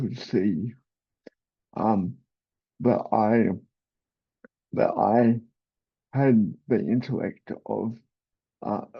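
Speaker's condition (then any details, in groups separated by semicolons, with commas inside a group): Cerebral palsy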